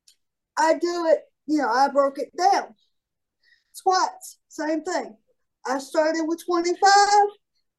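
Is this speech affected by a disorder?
Yes: cerebral palsy; declined physical therapy.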